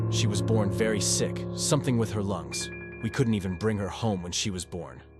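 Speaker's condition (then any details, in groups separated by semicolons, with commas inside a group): No condition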